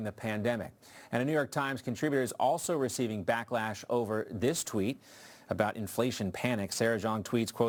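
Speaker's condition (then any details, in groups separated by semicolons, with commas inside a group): No condition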